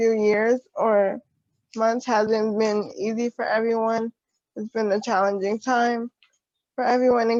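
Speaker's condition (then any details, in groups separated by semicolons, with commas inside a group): Cerebral palsy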